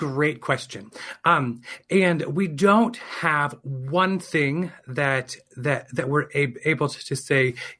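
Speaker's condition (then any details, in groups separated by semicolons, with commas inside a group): Stuttering; developmental stutter, onset around age three, persisted into adulthood, received speech therapy; stutters openly, comfortable with stuttering; repeated words, blocks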